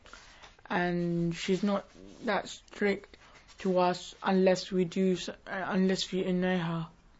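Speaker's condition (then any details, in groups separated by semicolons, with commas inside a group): Stammer; 12 year old boy; has to wait a little before giving answers; prolonged sounds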